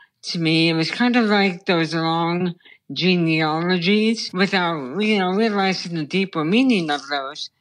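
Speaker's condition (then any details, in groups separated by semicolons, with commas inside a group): Brain stem tumor; childhood onset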